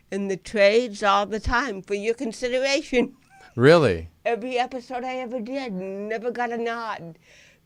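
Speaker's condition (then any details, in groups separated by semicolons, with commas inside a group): Cerebral palsy; lifelong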